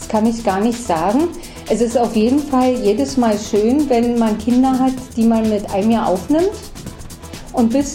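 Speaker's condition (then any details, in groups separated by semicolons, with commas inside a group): No condition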